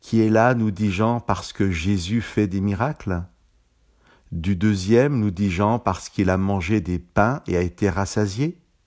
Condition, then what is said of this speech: None; typical speech.